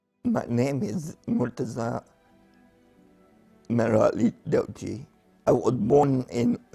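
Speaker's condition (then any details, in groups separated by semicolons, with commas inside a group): Spastic paraplegia with essential tremor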